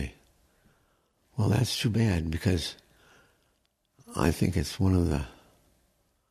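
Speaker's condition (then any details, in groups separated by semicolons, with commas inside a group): Progressive supranuclear palsy; degenerative, specialized form of Parkinson's; diagnosed about a year ago, cannot stand up, eyesight, vision and handwriting badly worsened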